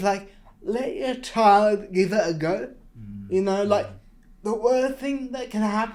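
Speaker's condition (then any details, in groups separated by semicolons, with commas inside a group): Cerebral palsy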